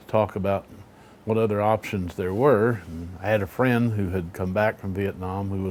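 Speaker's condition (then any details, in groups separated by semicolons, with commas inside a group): No condition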